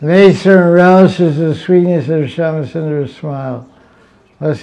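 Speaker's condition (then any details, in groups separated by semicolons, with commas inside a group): Deafness; self-reported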